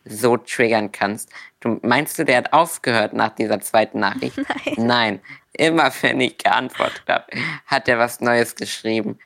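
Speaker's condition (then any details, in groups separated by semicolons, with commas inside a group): Duchenne muscular dystrophy; progressive muscle wasting, known since primary school, wheelchair user from the start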